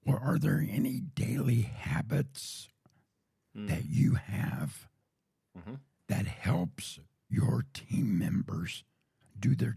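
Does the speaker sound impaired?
Yes: throat cancer surgery; golf-ball-sized tumor in voice box wrapping vocal cords, threatened airway, treated by surgery; tumor paralyzed vocal cords, surgeon warned whole larynx might be removed, speech after surgery uncertain.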